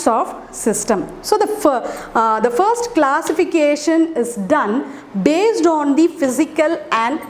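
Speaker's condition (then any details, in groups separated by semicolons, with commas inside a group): No condition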